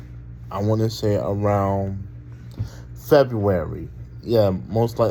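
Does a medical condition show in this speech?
Yes: cerebral palsy; talks very well.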